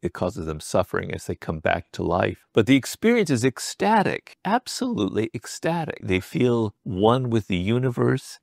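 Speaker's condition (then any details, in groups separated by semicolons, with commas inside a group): No condition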